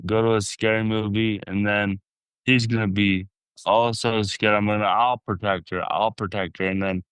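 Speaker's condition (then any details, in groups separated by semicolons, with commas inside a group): Traumatic brain injury; car crash, also broken back; nine years since injury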